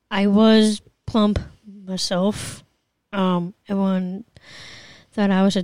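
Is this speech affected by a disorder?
Yes: Down syndrome; trisomy 21, congenital.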